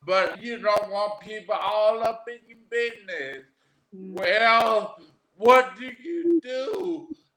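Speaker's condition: Aphasia after stroke; about 13 years since stroke

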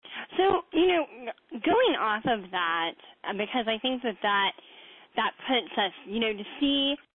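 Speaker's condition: Cleft palate; about 7 years of speech therapy

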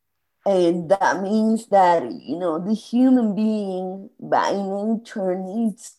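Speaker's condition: Spasmodic dysphonia; voice lost

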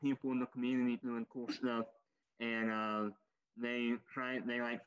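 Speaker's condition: Cleft lip and palate, popliteal pterygium syndrome

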